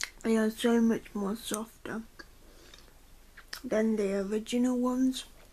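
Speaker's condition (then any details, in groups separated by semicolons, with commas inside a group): Cerebral palsy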